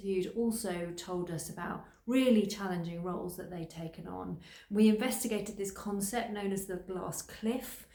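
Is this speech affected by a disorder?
No.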